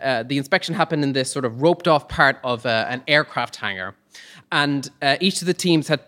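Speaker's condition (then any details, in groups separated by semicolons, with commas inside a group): No condition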